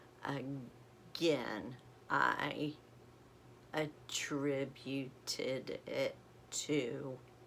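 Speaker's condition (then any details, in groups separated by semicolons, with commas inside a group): Essential tremor; minor voice tremor, earlier voice unaffected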